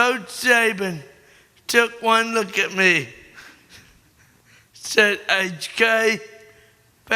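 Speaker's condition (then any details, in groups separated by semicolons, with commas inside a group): Cerebral palsy; born premature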